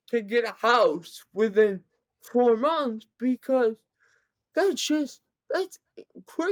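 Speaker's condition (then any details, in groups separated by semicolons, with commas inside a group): Cerebral palsy; present from birth, severe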